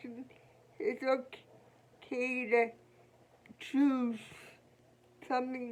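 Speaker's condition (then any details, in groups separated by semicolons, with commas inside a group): Cerebral palsy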